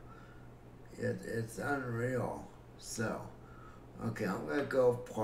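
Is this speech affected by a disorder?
Yes: cerebral palsy; affects muscle coordination.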